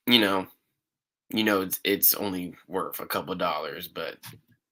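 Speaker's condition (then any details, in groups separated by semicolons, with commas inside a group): No condition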